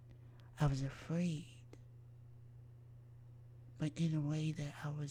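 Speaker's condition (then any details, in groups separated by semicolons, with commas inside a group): Myasthenia gravis; major emergency surgery, no cure; diagnosed while hospitalized, in her 20s; lungs collapsed while hospitalized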